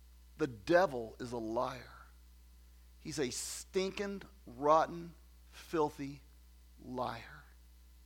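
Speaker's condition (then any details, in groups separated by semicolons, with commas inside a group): No condition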